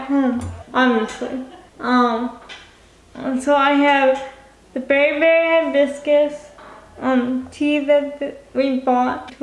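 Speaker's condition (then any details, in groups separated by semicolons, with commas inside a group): Cerebral palsy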